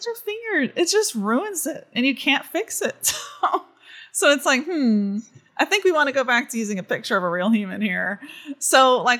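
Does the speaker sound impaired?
No.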